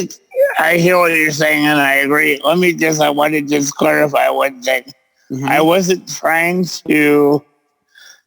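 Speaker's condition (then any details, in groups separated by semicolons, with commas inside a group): Cerebral palsy; present since birth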